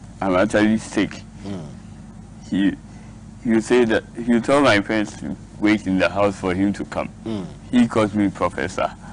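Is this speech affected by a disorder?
Yes: cerebral palsy; diagnosed in adulthood; past speech therapy, speech now quite clear.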